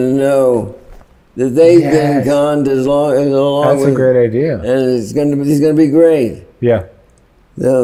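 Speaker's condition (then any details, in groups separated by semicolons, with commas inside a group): Parkinson's; worsening, often debilitating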